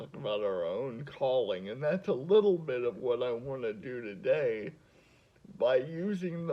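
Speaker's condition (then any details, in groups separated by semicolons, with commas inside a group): Cerebral palsy; spasticity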